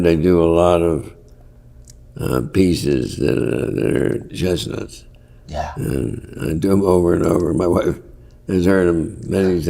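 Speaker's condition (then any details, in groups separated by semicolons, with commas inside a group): Parkinson's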